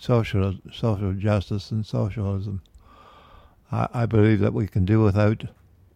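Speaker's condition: Parkinson's disease; man aged 73

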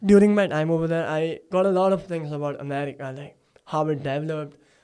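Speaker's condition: Cleft palate; talks from nasal cavity

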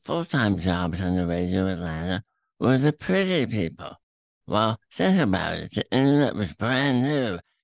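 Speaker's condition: Throat cancer; throat cancer three times, radiation with molded mask, chemo, checkups at Erlanger Medical Center Chattanooga; stage 4, terminal, tumor through tongue attached to epiglottis, inoperable, Emory Proton Center therapy not working; voice affected by cancer, eating issues from tongue tumor, still talks at length

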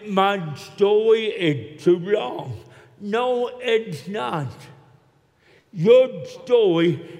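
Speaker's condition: Cerebral palsy; still talks funny

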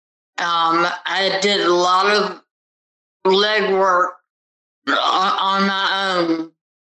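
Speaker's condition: Tardive dyskinesia; onset 10+ years ago, progressive, arm and leg flailing, falls, balance issues, moderately severe to severe; mild stutter now, formerly severe stutter making speech unintelligible, chewing and swallowing little affected

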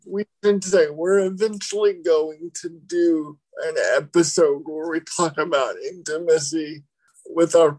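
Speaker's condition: Cerebral palsy

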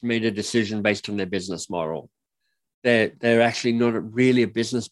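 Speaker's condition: Cleft lip and palate; speech impediment

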